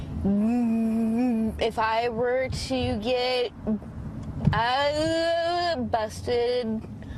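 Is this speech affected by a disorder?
Yes: cerebral palsy, severe; severe stutter, marijuana eases tension and helps speech.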